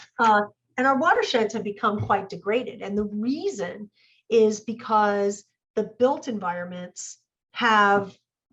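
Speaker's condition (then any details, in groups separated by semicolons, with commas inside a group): No condition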